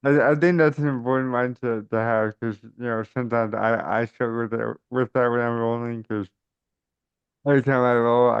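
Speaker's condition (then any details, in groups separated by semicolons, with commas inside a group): Cerebral palsy; caused by stroke at birth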